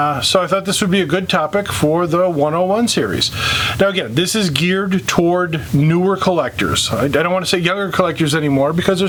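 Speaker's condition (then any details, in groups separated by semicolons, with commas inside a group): No condition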